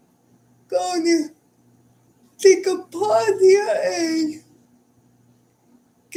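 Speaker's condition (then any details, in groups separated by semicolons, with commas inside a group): Cerebral palsy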